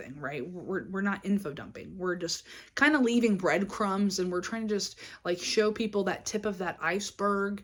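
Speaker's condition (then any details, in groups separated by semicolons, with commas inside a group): No condition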